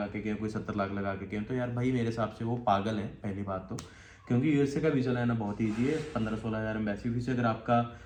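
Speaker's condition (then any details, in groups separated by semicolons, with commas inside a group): No condition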